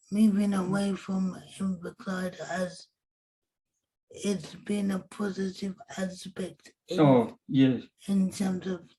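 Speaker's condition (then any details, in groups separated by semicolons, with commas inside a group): Cerebral palsy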